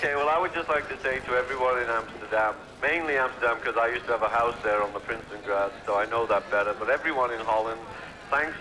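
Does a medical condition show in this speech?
No.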